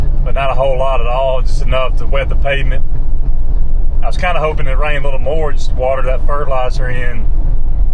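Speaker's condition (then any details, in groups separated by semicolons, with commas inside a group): No condition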